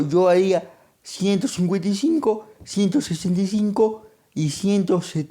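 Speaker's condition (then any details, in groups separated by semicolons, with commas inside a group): Cerebral palsy; monthly medication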